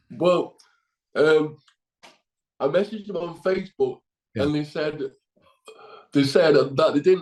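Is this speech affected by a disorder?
Yes: cerebral palsy.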